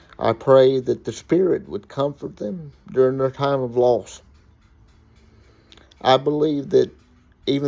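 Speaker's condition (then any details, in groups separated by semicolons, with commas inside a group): Cerebral palsy; uses wheelchair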